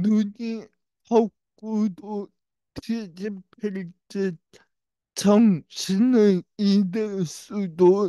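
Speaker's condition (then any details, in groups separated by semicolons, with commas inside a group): Brain lesion disability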